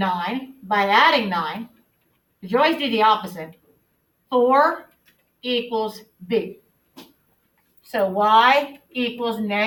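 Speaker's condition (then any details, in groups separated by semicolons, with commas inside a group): No condition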